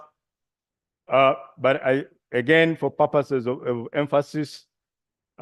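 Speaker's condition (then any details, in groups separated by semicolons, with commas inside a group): No condition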